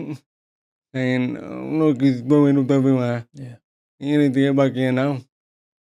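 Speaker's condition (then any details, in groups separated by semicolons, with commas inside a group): Paralysis after childhood accident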